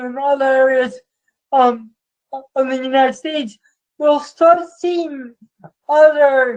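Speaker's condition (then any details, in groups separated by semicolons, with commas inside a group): Cerebral palsy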